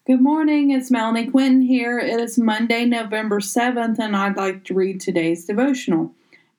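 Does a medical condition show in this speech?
No.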